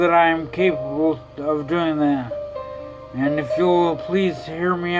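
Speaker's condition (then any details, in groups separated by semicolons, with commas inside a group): Traumatic brain injury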